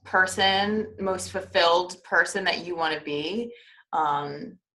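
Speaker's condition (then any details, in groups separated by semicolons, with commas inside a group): No condition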